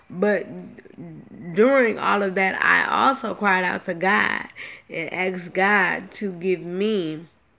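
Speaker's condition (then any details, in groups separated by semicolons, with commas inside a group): Cerebral palsy; now talking and breathing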